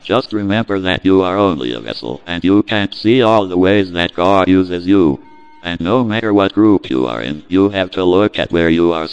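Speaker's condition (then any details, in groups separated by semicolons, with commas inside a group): Cerebral palsy; own speech hard to understand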